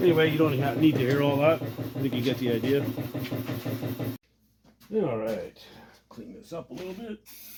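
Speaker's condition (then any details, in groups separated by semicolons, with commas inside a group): No condition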